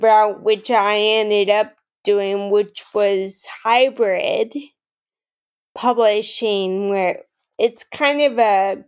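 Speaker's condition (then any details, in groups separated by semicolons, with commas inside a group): Friedreich's ataxia; ambulatory until about 21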